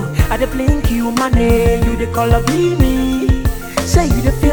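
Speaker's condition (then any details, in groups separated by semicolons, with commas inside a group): No condition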